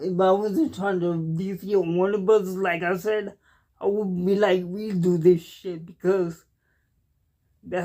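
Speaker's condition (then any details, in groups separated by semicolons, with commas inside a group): Cerebral palsy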